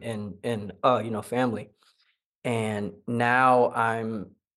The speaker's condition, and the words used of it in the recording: Stuttering. And, you know, also, you know, there are times where, you know, like I feel like I need to hide my stutter, like if it's with friends and family.